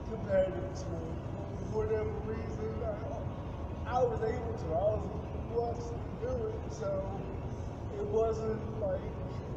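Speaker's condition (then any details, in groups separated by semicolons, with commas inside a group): Cerebral palsy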